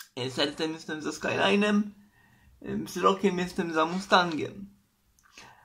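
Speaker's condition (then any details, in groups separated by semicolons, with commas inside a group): Cerebral palsy; uses wheelchair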